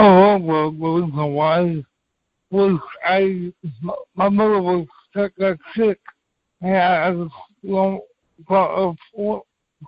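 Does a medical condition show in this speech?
Yes: cerebral palsy; from birth.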